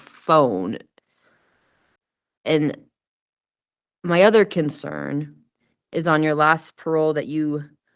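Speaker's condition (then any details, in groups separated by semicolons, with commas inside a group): No condition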